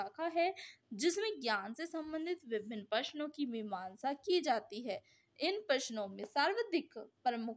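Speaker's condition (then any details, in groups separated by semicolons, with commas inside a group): No condition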